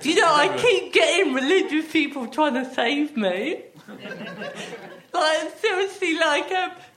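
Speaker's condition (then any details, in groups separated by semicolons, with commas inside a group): Athetoid cerebral palsy; with myotonia and ataxia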